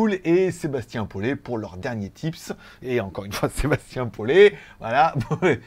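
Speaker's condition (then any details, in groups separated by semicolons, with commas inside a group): No condition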